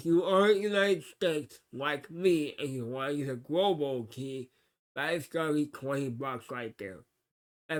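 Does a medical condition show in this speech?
Yes: cerebral palsy.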